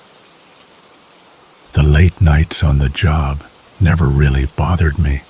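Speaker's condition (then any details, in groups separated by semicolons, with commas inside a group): No condition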